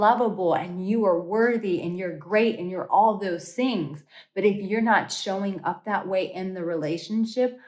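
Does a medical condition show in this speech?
No.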